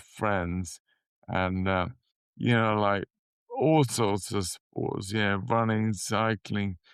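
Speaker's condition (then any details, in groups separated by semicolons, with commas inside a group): Motor neurone disease; still walking, no wheelchair; slurred speech, dysarthria, increasing difficulty forming words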